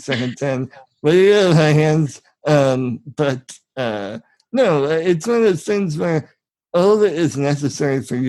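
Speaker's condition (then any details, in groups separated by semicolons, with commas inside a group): Spinal muscular atrophy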